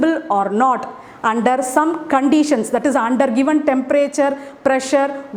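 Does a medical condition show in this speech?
No.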